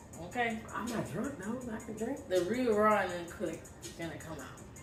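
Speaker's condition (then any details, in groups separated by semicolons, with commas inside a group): No condition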